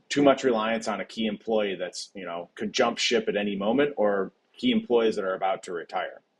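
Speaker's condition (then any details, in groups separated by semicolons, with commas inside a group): No condition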